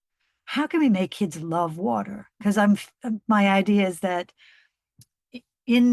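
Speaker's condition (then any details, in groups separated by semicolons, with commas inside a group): No condition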